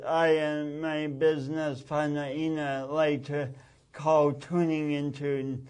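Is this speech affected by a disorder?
Yes: speech impediment from birth oxygen loss; oxygen loss at birth from kinked umbilical cord, born a few weeks early, limited fine motor coordination; pronounced speech impediment since birth, distinguished one-of-a-kind unique accent.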